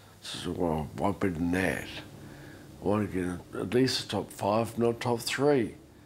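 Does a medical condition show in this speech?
Yes: multiple sclerosis; progressive, diagnosed about 13 years ago; drunk-sounding speech as fatigue builds through day.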